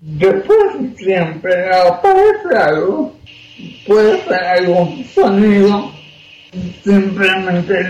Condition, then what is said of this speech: Cerebral palsy. Diego Rodríguez le pondrá voz a sus poesías y yo seré su intérprete durante toda la entrevista.